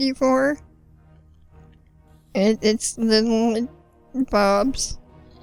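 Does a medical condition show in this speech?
Yes: spinal muscular atrophy.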